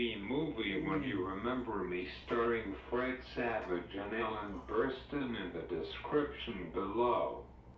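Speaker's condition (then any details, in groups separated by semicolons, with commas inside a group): Cerebral palsy, speech-generating device; uses wheelchair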